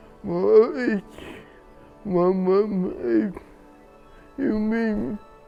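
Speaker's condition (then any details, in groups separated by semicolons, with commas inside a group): Cerebral palsy; present from birth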